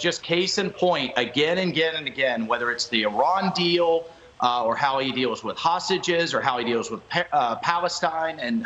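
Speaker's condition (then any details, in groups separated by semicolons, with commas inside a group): No condition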